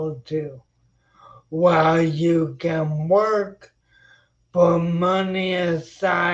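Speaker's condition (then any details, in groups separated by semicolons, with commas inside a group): Spinocerebellar ataxia; slightly staccato speech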